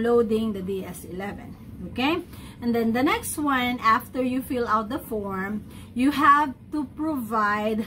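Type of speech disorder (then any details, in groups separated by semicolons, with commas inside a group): None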